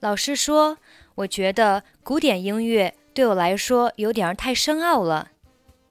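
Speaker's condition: No condition

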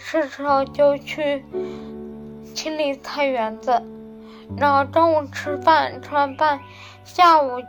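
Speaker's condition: Cerebellar atrophy, hereditary; cannot hold pen

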